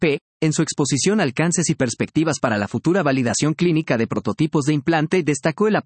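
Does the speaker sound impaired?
No.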